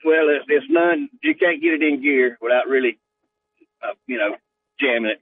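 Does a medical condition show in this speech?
No.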